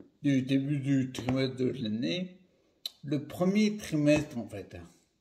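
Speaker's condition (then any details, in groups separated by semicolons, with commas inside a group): Primary progressive multiple sclerosis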